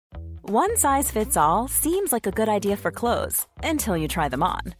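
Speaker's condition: No condition

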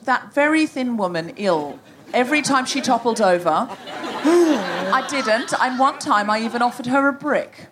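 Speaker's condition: No condition

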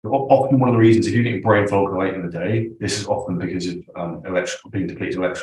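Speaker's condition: No condition

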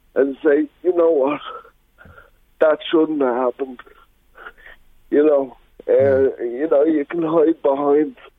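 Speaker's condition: Cerebral palsy; slurred speech

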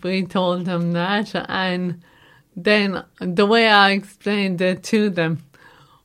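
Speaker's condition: Motor neuron disease; voice affected, voice among everyday things no longer managed

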